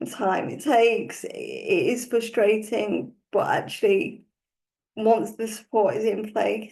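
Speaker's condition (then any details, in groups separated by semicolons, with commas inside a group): Cerebral palsy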